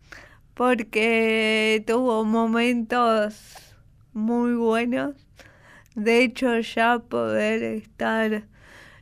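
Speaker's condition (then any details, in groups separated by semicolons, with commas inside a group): Cerebral palsy; prompting others' prejudice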